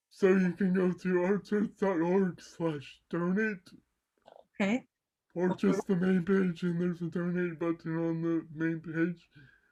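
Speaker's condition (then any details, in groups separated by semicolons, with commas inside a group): Cerebral palsy; mild left side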